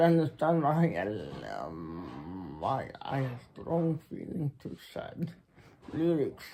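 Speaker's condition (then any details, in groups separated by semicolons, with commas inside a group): Muscular Parkinson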